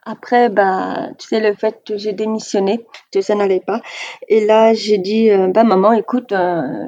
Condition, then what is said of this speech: Deafness. Je suis oraliste, je signe aussi un petit peu, du moins je pratique un petit peu la langue